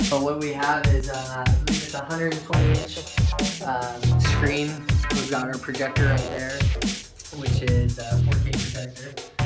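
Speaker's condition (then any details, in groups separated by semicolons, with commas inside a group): No condition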